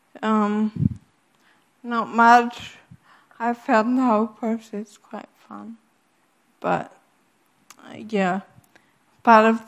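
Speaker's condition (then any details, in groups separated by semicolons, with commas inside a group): Friedreich's ataxia; cannot speak if quiet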